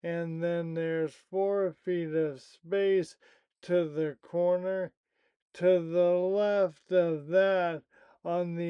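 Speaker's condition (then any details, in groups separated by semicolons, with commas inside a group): Primary lateral sclerosis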